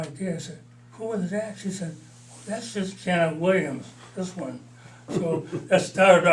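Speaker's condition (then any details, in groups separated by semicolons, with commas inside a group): Parkinson's disease; mild, about four years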